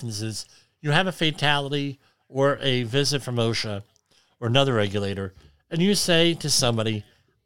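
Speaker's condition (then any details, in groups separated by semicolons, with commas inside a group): Cleft lip and palate; implied much improved now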